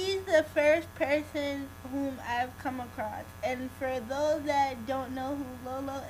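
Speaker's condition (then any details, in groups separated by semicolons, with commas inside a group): Cerebral palsy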